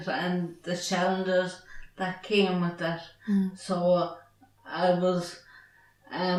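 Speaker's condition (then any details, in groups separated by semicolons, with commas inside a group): Traumatic brain injury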